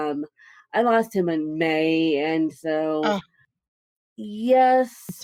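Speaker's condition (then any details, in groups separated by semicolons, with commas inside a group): Cerebral palsy, mixed, moderate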